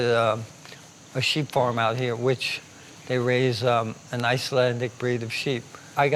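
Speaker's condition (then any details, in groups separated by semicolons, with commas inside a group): ALS; hands affected; uses wheelchair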